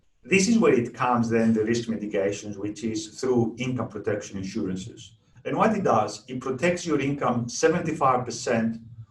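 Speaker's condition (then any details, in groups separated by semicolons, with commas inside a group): No condition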